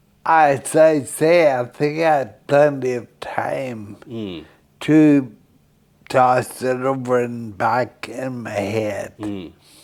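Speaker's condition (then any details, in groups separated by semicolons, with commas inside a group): Friedreich's ataxia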